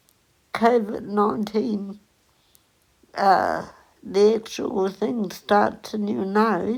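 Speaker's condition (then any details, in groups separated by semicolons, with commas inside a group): Cerebral palsy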